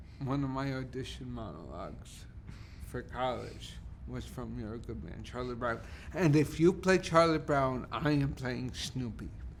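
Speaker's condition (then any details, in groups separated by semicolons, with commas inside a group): Cerebral palsy; speech primarily affected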